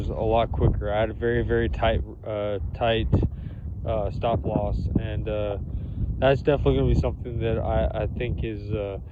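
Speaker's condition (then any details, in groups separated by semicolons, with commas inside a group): No condition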